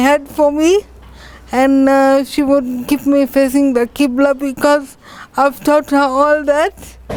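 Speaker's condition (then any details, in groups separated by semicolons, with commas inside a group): Cerebral palsy; from birth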